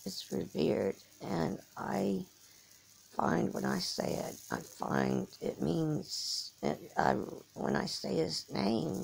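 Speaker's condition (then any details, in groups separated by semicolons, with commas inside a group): Cerebral palsy; from birth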